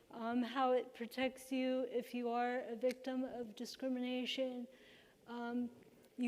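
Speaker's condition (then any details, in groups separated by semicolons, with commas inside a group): Cerebral palsy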